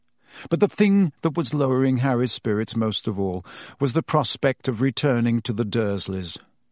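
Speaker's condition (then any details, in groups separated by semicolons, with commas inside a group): No condition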